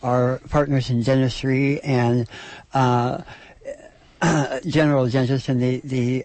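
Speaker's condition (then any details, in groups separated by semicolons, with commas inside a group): Oral cancer surgery; stage 4 oral cancer at 33, right half of face removed and rebuilt, half jaw replaced with fibula; five-year survivor, over 40 neck lymph nodes removed, after radiation and chemotherapy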